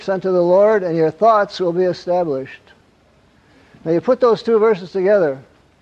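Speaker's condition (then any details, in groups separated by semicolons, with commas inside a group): Parkinson's; wakes at night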